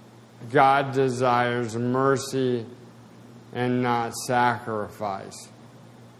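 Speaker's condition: Spasticity, mild

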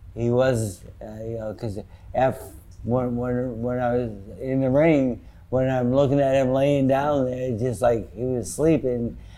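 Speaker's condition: Parkinson's disease; sometimes

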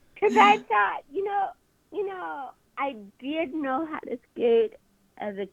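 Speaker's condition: Cerebral palsy; cerebral palsy from birth

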